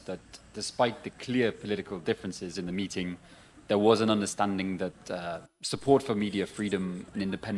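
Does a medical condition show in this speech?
No.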